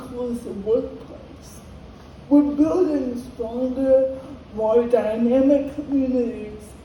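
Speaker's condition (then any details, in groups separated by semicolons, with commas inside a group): Cerebral palsy; atypical voice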